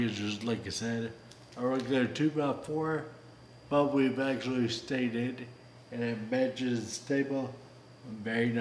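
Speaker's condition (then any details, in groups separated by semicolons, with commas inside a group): Friedreich's ataxia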